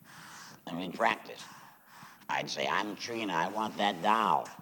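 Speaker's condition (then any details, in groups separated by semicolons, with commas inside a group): Laryngectomy; chemo and radiation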